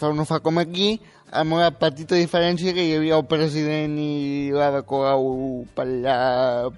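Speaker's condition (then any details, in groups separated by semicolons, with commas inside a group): Spastic quadriplegic cerebral palsy; age 18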